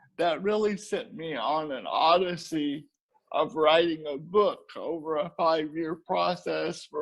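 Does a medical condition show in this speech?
Yes: cerebral palsy.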